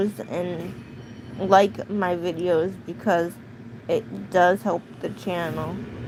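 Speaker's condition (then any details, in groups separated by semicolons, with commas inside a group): Cerebral palsy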